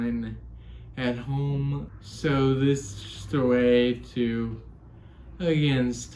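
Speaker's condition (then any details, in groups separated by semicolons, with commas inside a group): Ataxia; fine motor difficulty, needs pressure relief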